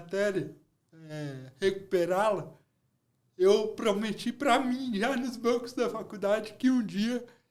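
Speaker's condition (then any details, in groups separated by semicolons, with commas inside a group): Cerebral palsy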